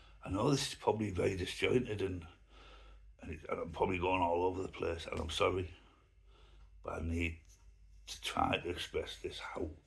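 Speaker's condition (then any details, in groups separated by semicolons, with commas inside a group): Myasthenia gravis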